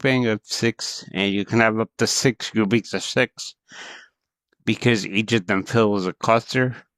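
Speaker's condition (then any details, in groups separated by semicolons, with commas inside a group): Cerebral palsy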